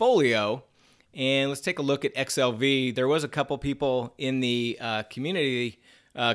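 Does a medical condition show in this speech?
No.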